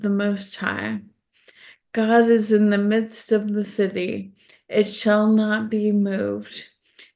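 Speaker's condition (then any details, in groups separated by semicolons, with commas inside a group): ALS; tongue fasciculations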